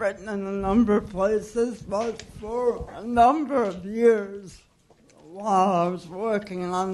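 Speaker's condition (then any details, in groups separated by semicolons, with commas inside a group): Cerebral palsy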